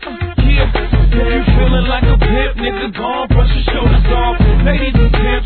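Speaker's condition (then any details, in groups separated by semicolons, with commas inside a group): No condition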